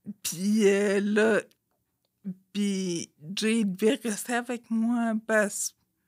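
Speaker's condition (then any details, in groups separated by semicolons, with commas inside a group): Friedreich's ataxia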